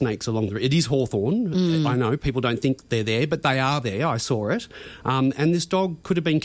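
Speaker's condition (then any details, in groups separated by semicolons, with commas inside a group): No condition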